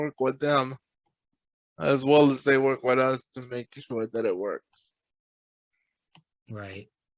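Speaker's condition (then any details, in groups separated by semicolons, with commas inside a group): Cerebral palsy; present from birth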